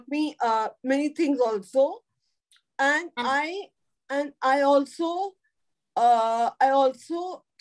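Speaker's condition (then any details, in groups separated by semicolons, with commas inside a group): Cerebral palsy; floppy limbs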